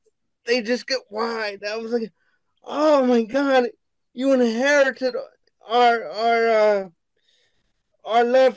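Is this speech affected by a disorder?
Yes: cerebral palsy; wheelchair bound.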